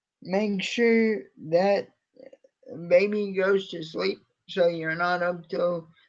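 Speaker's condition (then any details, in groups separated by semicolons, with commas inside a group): Cerebral palsy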